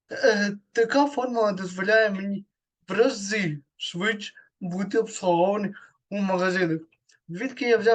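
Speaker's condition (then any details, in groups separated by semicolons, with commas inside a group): Cerebral palsy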